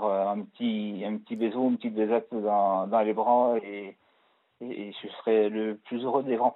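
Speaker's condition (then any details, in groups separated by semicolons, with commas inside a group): Parkinson's disease; Parkinson's disease in third year, pronounced tremors at times, Sifrol stopped as not tolerated; arm and leg tremors, worse with stress, Sinemet four times daily, physiotherapy twice weekly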